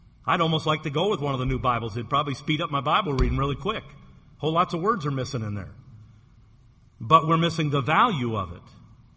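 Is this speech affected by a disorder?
No.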